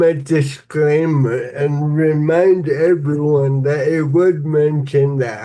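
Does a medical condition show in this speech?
Yes: cerebral palsy; somewhat slurred speech.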